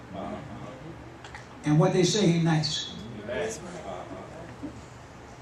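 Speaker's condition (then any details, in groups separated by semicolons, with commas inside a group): No condition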